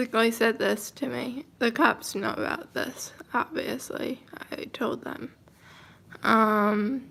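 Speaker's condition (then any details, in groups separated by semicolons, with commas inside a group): Cerebral palsy, mild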